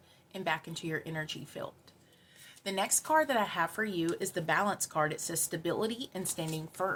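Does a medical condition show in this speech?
No.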